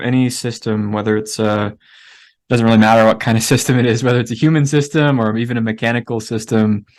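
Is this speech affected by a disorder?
No.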